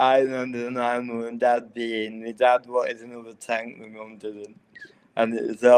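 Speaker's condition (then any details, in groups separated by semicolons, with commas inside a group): Cerebral palsy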